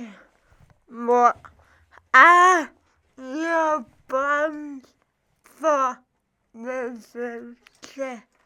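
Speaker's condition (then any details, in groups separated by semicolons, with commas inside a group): Cerebral palsy; from birth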